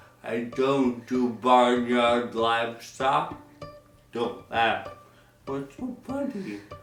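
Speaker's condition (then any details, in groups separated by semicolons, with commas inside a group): Traumatic brain injury (pontine cavernoma)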